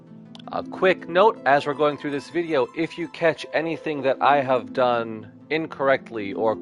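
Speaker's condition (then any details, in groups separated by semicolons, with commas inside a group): No condition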